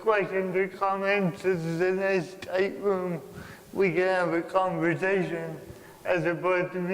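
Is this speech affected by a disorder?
Yes: cerebral palsy.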